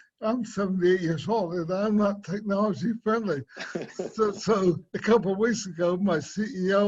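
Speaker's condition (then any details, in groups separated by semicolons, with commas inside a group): Cerebral palsy; affects speech and swallowing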